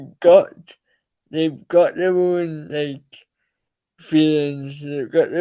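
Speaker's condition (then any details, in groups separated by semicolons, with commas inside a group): Cerebral palsy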